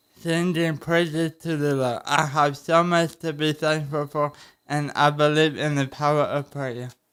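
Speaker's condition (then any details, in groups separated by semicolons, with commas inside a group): Cerebral palsy; spine surgery; able to walk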